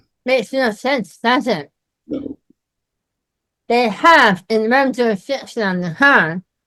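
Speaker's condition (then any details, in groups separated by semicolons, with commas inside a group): Myasthenia gravis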